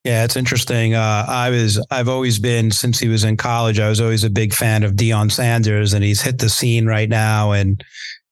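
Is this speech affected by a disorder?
No.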